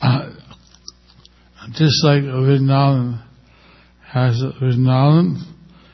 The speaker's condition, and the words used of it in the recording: Stroke. I had a stroke about a year ago, so I have to speak a little slowly because one side of my face is